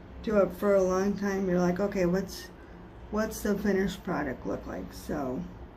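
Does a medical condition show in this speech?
Yes: cerebral palsy.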